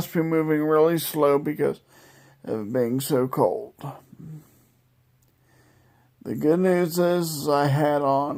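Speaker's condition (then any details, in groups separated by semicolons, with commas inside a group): Multiple sclerosis; wheelchair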